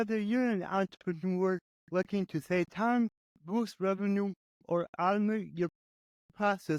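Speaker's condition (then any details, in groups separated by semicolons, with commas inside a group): Cerebral palsy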